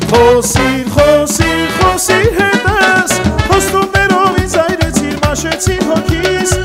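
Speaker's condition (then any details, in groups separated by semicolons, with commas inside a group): No condition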